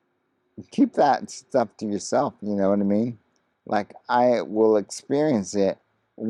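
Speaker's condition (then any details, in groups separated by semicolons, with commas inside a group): ALS; very hard to talk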